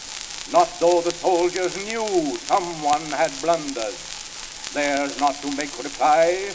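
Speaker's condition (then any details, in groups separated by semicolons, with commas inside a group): No condition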